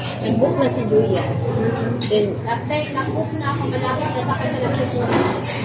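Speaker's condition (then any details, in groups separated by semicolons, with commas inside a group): No condition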